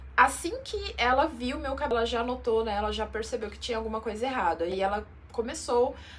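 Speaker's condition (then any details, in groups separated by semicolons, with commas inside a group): No condition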